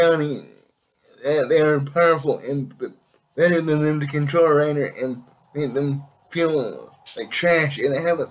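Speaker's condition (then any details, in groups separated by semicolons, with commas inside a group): Cerebral palsy; affects all muscles; able to speak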